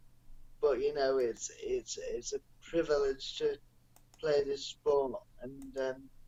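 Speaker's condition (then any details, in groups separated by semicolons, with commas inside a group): Cerebral palsy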